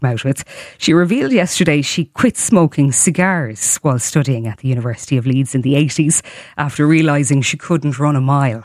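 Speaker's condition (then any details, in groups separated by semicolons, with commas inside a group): No condition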